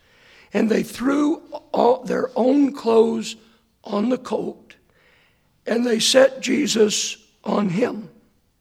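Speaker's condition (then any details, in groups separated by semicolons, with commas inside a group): Hoarseness after vocal cord surgery; hard to hear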